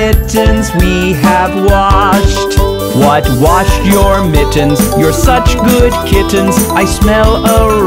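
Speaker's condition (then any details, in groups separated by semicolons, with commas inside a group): No condition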